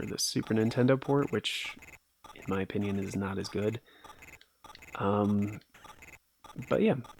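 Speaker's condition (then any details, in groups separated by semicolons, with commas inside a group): No condition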